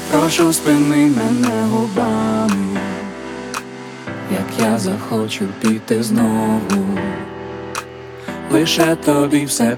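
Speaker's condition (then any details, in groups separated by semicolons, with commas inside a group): No condition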